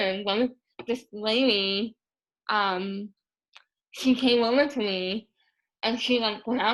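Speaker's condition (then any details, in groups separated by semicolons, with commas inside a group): Moebius syndrome; paralyzed tongue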